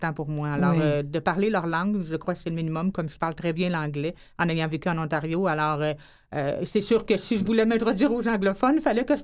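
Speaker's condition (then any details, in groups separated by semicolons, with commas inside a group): Hearing loss; hearing impaired since childhood; expresses herself very well, worked very hard for it, also speaks English well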